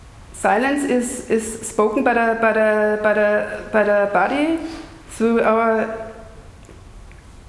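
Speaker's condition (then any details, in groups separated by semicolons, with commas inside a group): Stuttering; lifelong stutter, neurological, speech therapy, countless therapists and doctors, teen jaw, belly, leg cramps suppressing; audibly stuttering during lecture performance, amount varies day to day; stutters on own name, smooth circular repetitions, silent blocks, slower than fluent speakers; repeated sounds, repeated words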